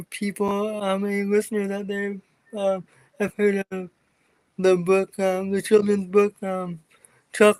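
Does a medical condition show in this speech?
Yes: cerebral palsy; from birth, wheelchair user.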